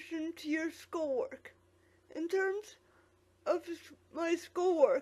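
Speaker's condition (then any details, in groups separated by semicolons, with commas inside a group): Quadriplegic cerebral palsy; quadriplegic, lack of oxygen at birth, no use of hands or legs; past therapy, uses voice recognition software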